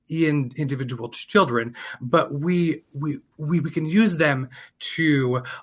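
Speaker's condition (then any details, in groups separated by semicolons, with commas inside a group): Stuttering, persistent developmental; childhood-onset stuttering, began around age three, persisted into adulthood, received speech therapy; stutters openly, comfortable stuttering openly; repeated words, prolonged sounds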